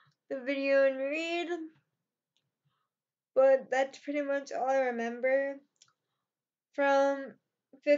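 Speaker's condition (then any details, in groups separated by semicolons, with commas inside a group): Cerebral palsy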